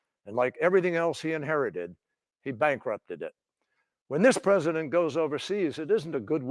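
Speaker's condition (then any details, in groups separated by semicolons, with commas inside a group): No condition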